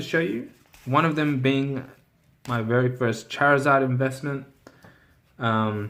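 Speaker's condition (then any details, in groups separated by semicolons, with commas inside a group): No condition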